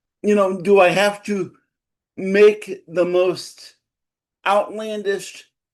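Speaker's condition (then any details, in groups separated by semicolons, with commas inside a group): Cerebral palsy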